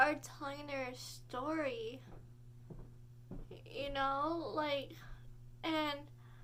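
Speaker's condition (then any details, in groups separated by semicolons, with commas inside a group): Cerebral palsy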